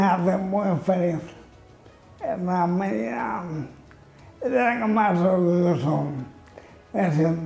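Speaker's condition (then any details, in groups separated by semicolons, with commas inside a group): Amyotrophic lateral sclerosis (ela)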